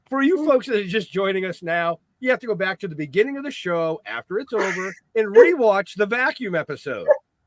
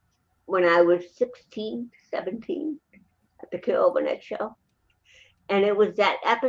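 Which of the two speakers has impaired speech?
The second: cerebral palsy; neck surgery C1 to C7, central nervous system affected; muscle relaxers, nerve damage medication, constant muscle tension.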